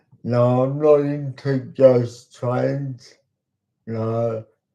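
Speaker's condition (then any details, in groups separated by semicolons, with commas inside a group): Cerebral palsy; talks slowly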